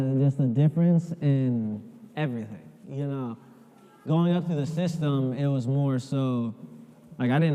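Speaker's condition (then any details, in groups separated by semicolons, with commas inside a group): No condition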